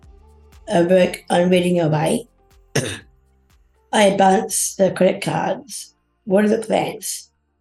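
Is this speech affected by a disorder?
Yes: Down syndrome.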